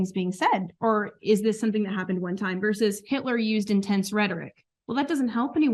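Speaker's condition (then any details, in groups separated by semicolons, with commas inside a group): No condition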